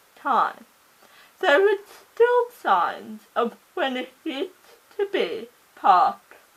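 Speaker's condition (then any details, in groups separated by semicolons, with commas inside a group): Cerebral palsy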